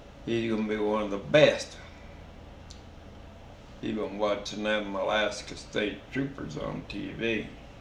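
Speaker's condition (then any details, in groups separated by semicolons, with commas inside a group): Traumatic brain injury; slurred speech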